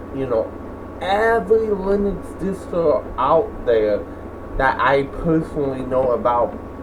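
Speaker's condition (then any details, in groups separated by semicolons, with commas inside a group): Cerebral palsy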